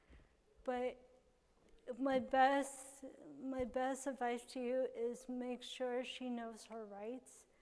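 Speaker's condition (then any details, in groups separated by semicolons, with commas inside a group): Cerebral palsy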